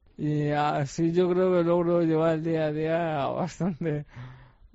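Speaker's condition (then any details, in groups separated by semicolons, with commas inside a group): ALS; speaking somewhat difficult, facial and mouth muscles affected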